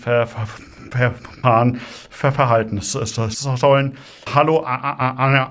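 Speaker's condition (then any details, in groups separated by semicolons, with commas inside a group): Stuttering; developmental, lifelong, possibly inherited, father stuttered, brother fluent, logopedic speech therapy, constant since second grade; possibly not yet noticeable to listeners; repeated sounds, blocks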